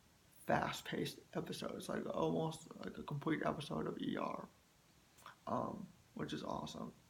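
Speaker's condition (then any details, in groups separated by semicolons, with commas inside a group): Spastic quadriplegic cerebral palsy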